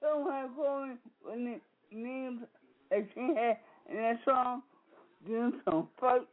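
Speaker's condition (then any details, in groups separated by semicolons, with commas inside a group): Speech impediment; disability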